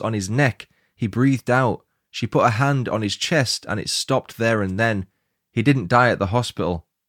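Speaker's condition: No condition

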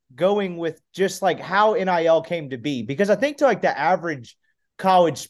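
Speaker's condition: No condition

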